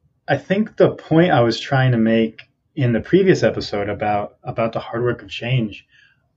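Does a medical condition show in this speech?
No.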